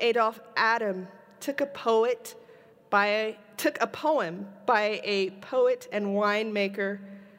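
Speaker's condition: No condition

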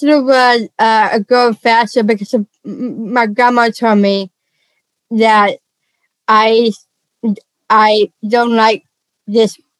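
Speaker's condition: Down syndrome; congenital

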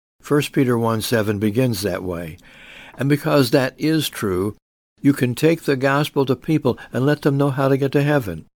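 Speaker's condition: No condition

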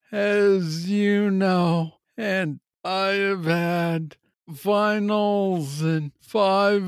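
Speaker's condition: Parkinson's disease, young onset

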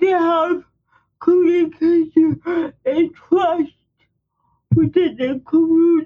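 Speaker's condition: Speech impairment; uses wheelchair

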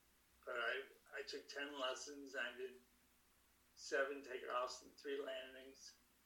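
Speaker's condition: Young onset Parkinson's disease; diagnosed at 38, first misdiagnosed as multiple sclerosis, deep brain stimulation surgery; at least nine years since diagnosis, on L-dopa, depends on medication to move, protein blocks medication

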